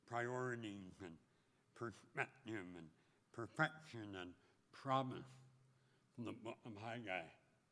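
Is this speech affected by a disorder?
Yes: speech impediment; taught tongue movement at 12, voicing with clothespin on nose, mirror under lips, impediment recognizable on radio.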